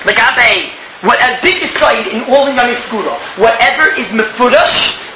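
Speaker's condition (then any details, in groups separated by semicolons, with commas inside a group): No condition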